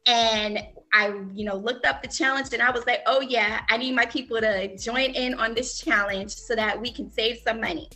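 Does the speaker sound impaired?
No.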